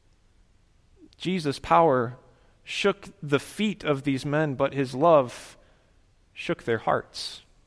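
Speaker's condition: No condition

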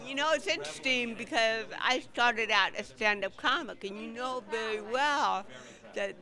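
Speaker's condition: Cerebral palsy

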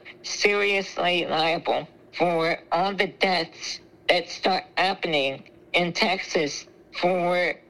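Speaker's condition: Spinal muscular atrophy; congenital, ventilator

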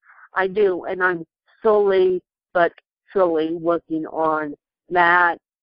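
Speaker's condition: Cerebral palsy; present from birth, lost ability to walk, near-fatal back operation in children's hospital left paralysis

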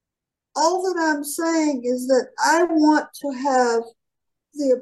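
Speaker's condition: Cerebral palsy; trains mace and clubs

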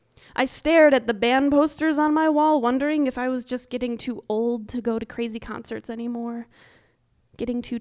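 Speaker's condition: No condition

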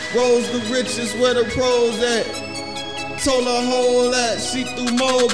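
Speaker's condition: No condition

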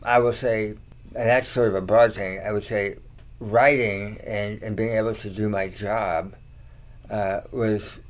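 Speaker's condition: Tongue cancer surgery; slight slur, talks okay

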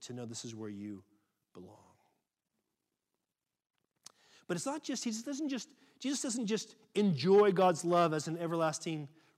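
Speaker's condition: No condition

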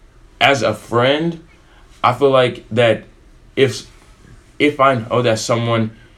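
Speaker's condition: Stutter; stutter since childhood, really bad when growing up; peers laughed and asked why speaks this way; repeated sounds, repeated words

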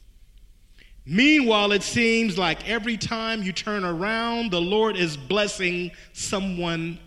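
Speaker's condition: No condition

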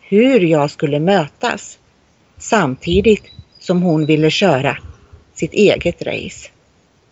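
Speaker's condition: No condition

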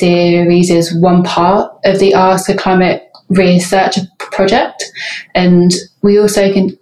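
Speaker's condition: Stammer; British Stammering Association no diversity without disfluency campaign; prolonged sounds, blocks

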